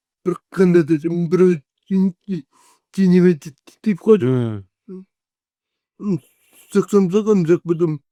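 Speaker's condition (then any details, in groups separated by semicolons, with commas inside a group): Cerebral palsy; 40 years with condition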